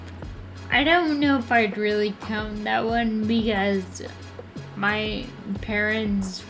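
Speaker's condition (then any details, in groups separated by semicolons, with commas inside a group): Friedreich's ataxia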